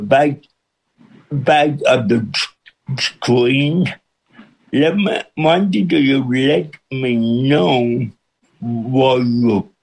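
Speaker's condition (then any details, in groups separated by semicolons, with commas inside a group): Cerebral palsy with speech impediment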